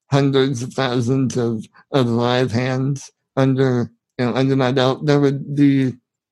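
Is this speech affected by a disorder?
Yes: spinal muscular atrophy; severe atrophy in almost all muscles.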